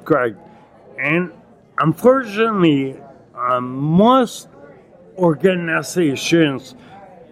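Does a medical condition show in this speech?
Yes: acquired ataxia with dysarthria; Lance-Adams syndrome, brain damage after Legionnaires' pneumonia from contaminated jacuzzi, 12-day induced coma, onset at 39; hard to speak and articulate, chest heaviness when speaking, bites tongue 2-3 times daily eating.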